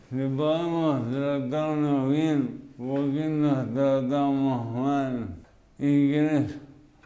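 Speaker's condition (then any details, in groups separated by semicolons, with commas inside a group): Amyotrophic lateral sclerosis; diagnosed one to two months earlier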